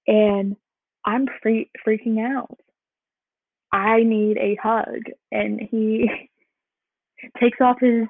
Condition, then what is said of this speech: Stuttering. You need to not cry when you are about to speak, because when you cry, you have a tendency to stutter more, and it's going to be hard.